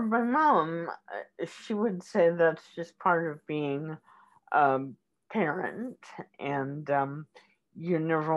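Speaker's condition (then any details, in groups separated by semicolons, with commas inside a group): Cerebral palsy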